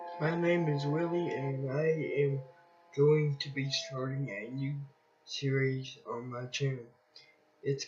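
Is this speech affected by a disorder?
Yes: cerebral palsy.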